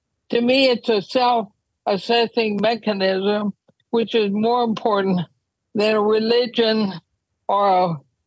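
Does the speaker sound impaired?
Yes: ALS; wheelchair use when traveling.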